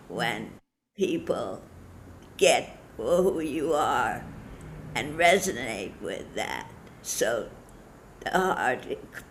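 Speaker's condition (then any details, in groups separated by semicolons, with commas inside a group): Parkinson's disease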